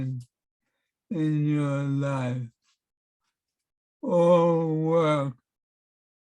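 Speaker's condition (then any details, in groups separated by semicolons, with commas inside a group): Parkinson's; affects handwriting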